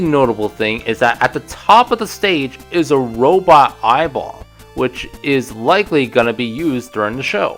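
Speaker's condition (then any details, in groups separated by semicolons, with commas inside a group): No condition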